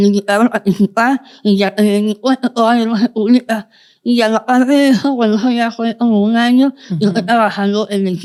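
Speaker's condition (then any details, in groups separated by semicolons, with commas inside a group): Moebius syndrome, congenital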